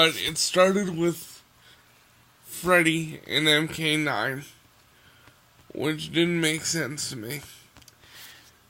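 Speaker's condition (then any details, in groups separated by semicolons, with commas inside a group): Cerebral palsy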